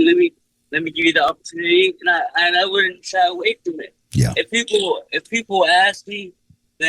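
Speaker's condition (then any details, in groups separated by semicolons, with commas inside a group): Cerebral palsy; speech unaffected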